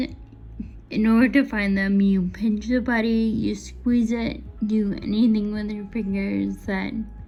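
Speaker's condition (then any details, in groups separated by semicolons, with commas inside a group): Friedreich's ataxia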